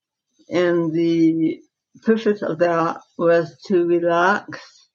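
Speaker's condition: Severe hearing loss; severe hearing loss from encephalitis at 4, progressive dystonia, brain surgery at 17, little arm use; wears hearing aids, reads lips, losing more muscle control in recent years, types with mouth; slight speech impediment

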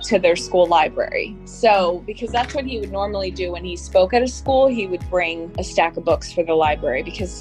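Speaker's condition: No condition

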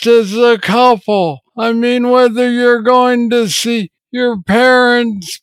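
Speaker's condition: Parkinson's disease; having big issues

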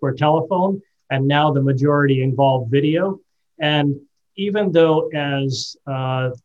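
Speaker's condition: No condition

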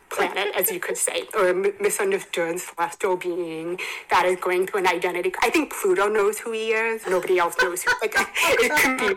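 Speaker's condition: Hearing impairment; congenital hearing impairment, hearing aids from about 17 months, further hearing loss at 27, bilateral cochlear implants

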